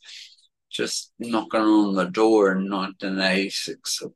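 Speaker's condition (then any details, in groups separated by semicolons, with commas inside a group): Cerebellar atrophy, genetic; worse with tiredness or stress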